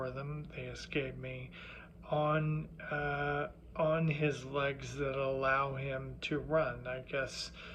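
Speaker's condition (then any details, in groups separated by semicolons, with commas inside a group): Primary lateral sclerosis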